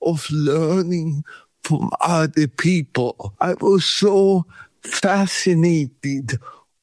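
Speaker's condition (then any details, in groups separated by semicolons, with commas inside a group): Cerebral palsy; from birth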